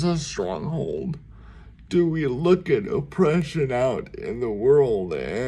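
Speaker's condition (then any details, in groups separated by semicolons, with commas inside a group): Cerebral palsy; speaks slower at times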